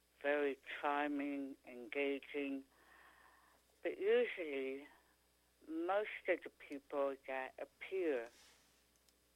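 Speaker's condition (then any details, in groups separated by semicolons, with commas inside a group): Tongue cancer; now speaks pretty clearly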